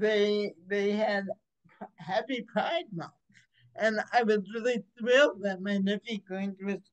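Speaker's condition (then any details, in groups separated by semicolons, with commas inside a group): Cerebral palsy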